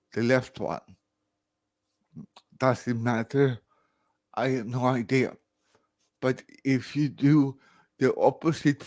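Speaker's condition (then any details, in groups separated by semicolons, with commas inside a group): Cerebral palsy, severe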